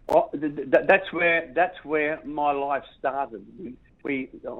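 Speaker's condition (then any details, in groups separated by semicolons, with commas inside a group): Stutter; stutter since childhood, mimicked at Goodwood Tech, doctor called it serious, school exemption at 12; still stutters; self-described emotional, mumbling, stuttering speaker, frequent whole-word repetitions; prolonged sounds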